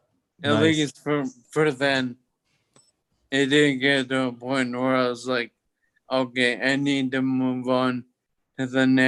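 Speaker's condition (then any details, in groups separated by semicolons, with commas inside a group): Toxic leukoencephalopathy, locked-in syndrome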